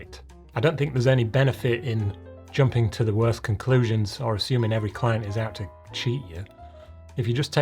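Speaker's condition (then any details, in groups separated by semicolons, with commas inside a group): No condition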